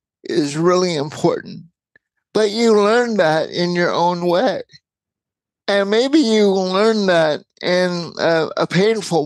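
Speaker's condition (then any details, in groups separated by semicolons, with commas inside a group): Cerebral palsy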